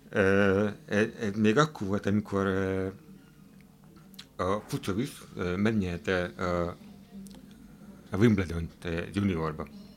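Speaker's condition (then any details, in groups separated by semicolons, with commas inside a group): Hearing impairment; hard of hearing, uses hearing aid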